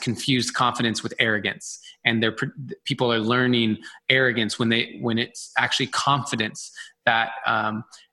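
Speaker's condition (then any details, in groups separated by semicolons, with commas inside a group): No condition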